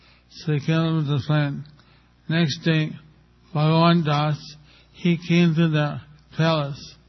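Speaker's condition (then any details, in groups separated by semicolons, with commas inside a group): Stroke with facial paralysis; about a year since stroke, half of face still paralyzed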